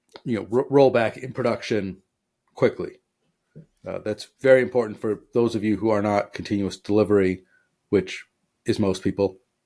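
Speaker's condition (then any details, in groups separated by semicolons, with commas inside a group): No condition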